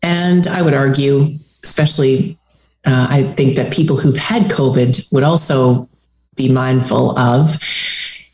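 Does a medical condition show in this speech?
No.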